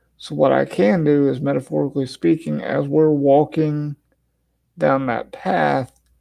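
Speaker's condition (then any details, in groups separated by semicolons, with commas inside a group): Cerebral palsy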